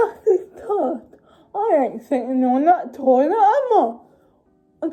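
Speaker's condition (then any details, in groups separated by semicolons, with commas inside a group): Cerebral palsy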